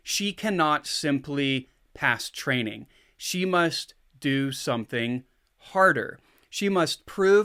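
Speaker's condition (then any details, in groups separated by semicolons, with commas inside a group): No condition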